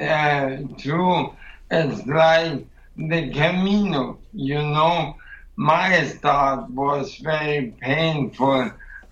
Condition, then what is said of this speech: ALS (motor neuron disease). And also about my voice, and you need muscle for the voice too.